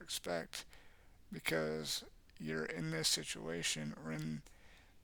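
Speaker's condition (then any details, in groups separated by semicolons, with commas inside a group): Cerebral palsy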